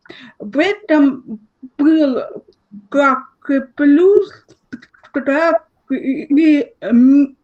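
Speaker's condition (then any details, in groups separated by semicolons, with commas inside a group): Cerebral palsy, spastic diplegia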